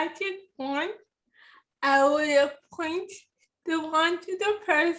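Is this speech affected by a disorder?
Yes: cerebral palsy; affects hand, hand tremor.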